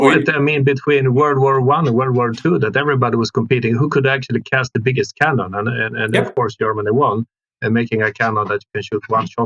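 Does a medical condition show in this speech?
No.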